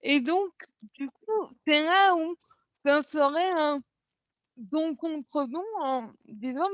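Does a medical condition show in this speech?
Yes: cerebral palsy.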